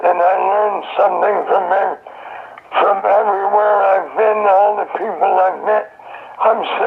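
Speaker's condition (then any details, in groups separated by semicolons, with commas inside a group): Throat cancer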